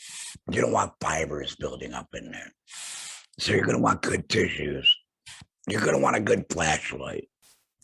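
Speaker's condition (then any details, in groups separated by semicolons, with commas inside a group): Laryngectomy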